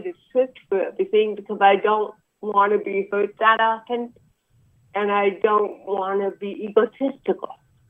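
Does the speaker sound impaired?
Yes: cerebral palsy; about 63 years old.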